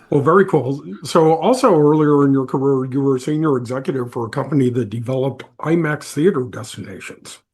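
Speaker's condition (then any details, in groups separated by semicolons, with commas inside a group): No condition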